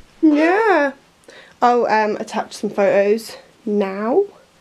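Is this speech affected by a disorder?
No.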